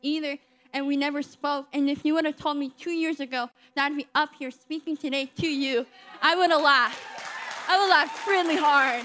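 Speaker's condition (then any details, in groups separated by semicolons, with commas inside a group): Cleft lip and palate; roughly 2 to 3 surgeries yearly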